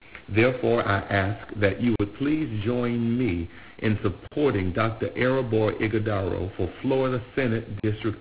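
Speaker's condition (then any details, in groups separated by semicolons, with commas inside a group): No condition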